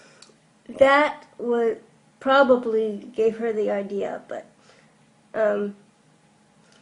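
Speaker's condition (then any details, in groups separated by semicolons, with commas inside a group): Cerebral palsy; from birth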